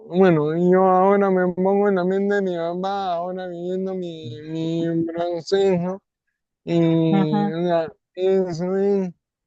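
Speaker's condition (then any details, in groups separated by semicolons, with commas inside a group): ALS; non-bulbar form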